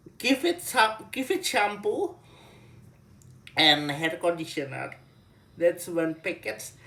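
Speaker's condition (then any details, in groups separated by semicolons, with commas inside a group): Cerebral palsy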